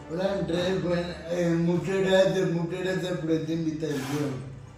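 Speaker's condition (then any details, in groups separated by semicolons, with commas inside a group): Cerebral palsy; difficulty speaking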